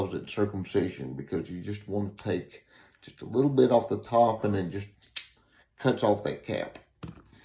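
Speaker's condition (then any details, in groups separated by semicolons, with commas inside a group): Cerebral palsy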